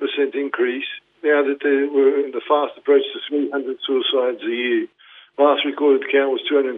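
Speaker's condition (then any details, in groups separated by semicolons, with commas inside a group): Parkinson's; diagnosed 2019, led to retirement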